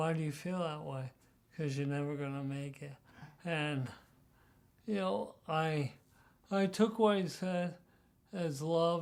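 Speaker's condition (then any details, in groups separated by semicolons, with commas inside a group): Parkinson's disease; deep brain stimulation surgery; strong voice, sings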